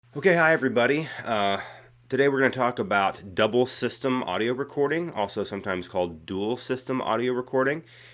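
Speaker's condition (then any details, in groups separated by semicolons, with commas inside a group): No condition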